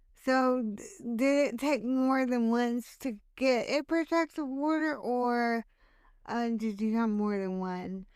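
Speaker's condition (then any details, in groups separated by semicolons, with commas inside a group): Hemiplegic cerebral palsy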